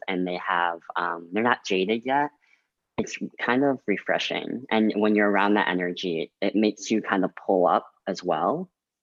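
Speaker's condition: Cleft lip and palate; congenital open cleft lip and palate

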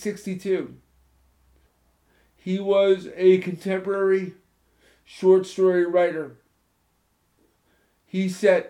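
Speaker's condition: Spastic cerebral palsy; from spinal meningitis, born two months premature, present from birth, stiff tight involuntary muscles, mainly legs; moderately impacted balance and coordination, uses crutches

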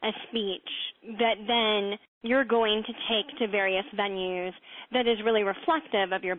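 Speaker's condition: Cleft palate; congenital cleft palate

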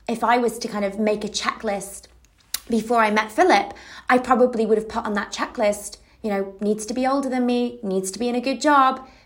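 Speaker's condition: No condition

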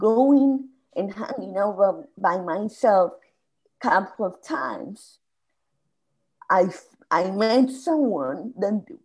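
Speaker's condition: Spasmodic dysphonia; vocal cord issue

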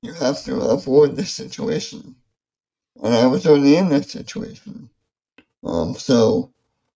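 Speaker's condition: ALS; speech affected, mouth function impaired, affects reading aloud

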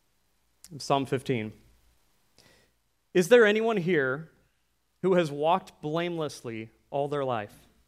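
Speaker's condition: No condition

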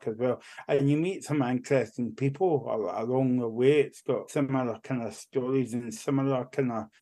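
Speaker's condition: Cerebral palsy; childhood speech hard for others to understand

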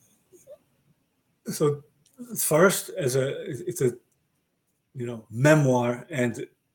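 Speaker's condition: Aphasia after stroke; ongoing aphasia

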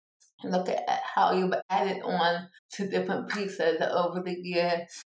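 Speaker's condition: Cerebral palsy; born two months premature

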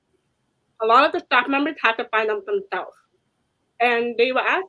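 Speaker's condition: Deafness; saw speech therapist and audiologist

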